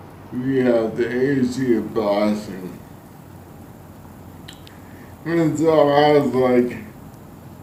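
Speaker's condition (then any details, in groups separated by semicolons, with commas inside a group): ALS; spasticity main symptom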